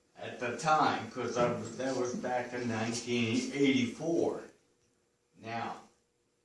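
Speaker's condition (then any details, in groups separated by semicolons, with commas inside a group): Friedreich's ataxia; genetic, spinocerebellar degeneration with polyneuropathy; progressive over years, relies on one arm, on-screen keyboard; slurs more when tired, weaker throat control, swallowing difficulty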